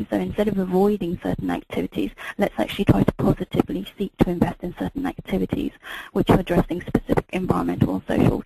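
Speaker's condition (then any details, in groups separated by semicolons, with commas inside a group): No condition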